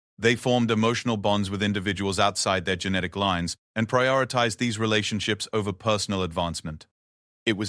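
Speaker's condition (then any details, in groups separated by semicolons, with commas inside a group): No condition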